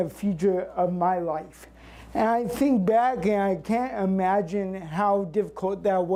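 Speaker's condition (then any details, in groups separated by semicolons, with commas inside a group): Cerebral palsy; since birth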